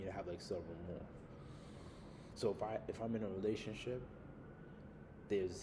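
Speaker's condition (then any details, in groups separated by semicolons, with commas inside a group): No condition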